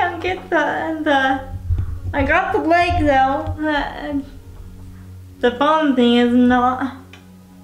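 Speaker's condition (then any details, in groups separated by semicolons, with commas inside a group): Cerebral palsy, spastic quadriplegic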